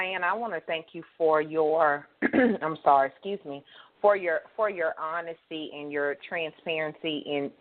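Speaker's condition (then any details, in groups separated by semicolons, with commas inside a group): No condition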